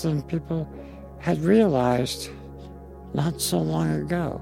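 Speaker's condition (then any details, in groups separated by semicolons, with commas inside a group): Spinal muscular atrophy; congenital genetic neuromuscular, incurable, quadriplegic, full sensation but no muscles, never walked or stood, lifelong wheelchair; progressive, age 56, cannot hold pencil, writes with voice recognition program, drives motorized wheelchair, needs help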